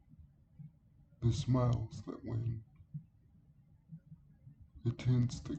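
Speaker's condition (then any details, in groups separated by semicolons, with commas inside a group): Cerebral palsy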